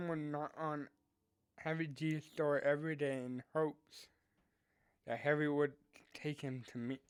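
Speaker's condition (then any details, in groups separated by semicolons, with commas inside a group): Cerebral palsy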